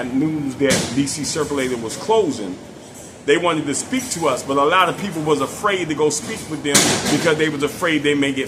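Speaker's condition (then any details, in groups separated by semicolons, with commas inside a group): No condition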